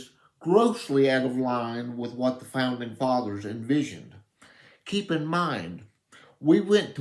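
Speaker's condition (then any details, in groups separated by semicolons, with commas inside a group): Cerebral palsy; reports speaking clearly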